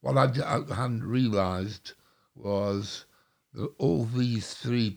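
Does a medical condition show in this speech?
Yes: stroke; mini stroke since last podcast visit; recuperating, speech coming back; slurring words a lot, people think drunk.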